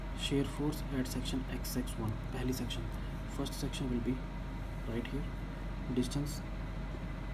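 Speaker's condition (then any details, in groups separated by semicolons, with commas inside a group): No condition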